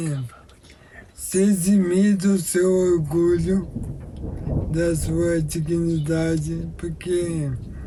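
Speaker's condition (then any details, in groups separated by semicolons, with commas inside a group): Amyotrophic lateral sclerosis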